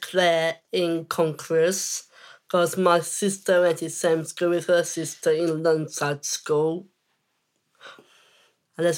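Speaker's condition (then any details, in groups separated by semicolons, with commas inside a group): Down syndrome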